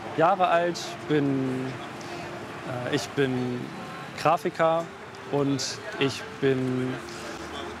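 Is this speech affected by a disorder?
Yes: stuttering; since childhood, two relatives also stutter, four speech therapies with success, stuttered more earlier; frequent stuttering in daily situations, worse in business meetings, much less at home, uses introduction cards; speech catches, words take longer, deep breath and restart, fluent in video call, rehearses beforehand; here prolonged sounds, blocks.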